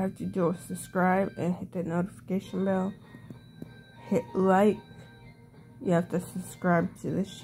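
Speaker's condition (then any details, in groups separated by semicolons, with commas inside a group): Cerebral palsy; sounds out of breath after therapy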